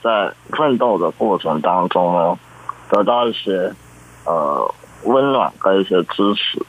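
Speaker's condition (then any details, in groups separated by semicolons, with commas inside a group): Congenital muscular dystrophy; present from birth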